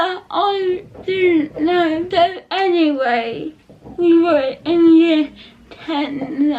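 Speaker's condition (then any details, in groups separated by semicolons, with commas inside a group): Cerebral palsy; not quadriplegic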